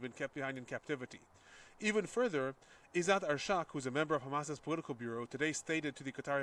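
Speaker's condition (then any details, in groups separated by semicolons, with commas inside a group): No condition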